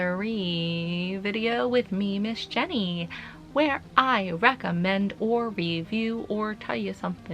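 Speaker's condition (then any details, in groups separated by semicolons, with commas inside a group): No condition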